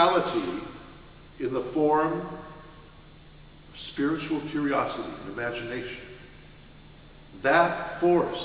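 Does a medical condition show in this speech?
No.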